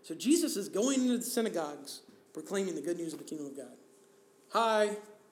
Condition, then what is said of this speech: None; typical speech.